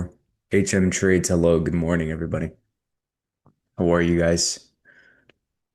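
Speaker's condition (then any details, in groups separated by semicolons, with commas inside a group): No condition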